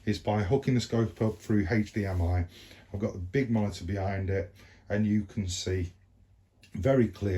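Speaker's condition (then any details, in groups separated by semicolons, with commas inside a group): No condition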